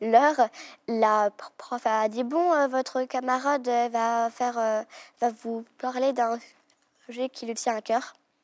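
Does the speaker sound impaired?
Yes: stuttering; onset around age eight, latent before with very fast speech, early language delay, worsened, stuttering-specialist speech therapist; age twelve, about four years since onset, not fully gone, controls it with therapy strategies; rated moderate, blocks at sentence starts on b and k sounds, once hard to understand, none when acting; here repeated sounds.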